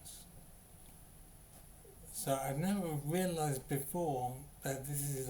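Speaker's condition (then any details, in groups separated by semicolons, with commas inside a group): Brain injury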